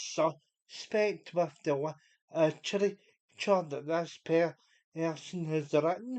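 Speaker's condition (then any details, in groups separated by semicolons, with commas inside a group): Cerebral palsy; unable to walk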